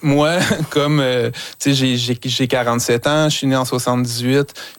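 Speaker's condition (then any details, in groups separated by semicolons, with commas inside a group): Stuttering; hereditary neurodevelopmental stutter, interrupted neural speech connections, many cure methods tried, Association Bégaiement Communication (ABC) acceptance; age 47, still stutters, greatly reduced between ages 15 and 47, likely neuroplasticity and techniques; speaking can be a struggle against the stutter, drawing and writing used to communicate; repeated sounds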